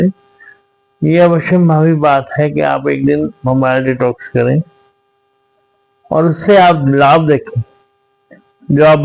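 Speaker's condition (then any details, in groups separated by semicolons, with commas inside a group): Cerebral palsy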